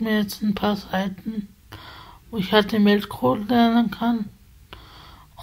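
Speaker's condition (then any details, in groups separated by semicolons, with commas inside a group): Spasticity from birth; multiple sclerosis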